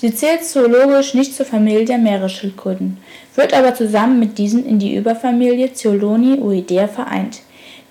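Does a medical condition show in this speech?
No.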